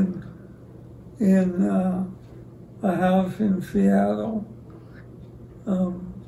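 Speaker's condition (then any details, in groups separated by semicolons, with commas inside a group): ALS; about 25 years since diagnosis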